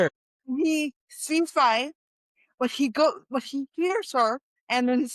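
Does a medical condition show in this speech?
Yes: quadriplegic cerebral palsy; quadriplegic, weak shoulders and hands, childhood surgery; tires easily typing, uses voice dictation; cadence differences, shifts in tone and speech strength.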